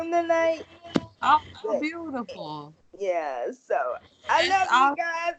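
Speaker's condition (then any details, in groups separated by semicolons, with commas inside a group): Cerebral palsy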